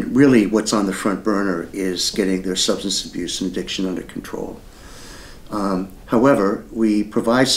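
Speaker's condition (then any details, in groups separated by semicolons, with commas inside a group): No condition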